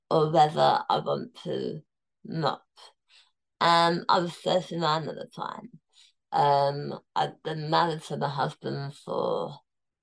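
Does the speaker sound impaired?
Yes: tongue cancer, near-total glossectomy; stage 4 tongue cancer, near-total tongue removal, 5 millimeters left, temporary tracheostomy, immunotherapy around surgery.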